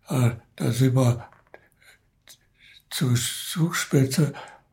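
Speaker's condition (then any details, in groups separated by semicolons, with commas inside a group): Parkinson's disease; could not speak properly during earlier sudden spinning vertigo episode, caller noticed voice, ambulance called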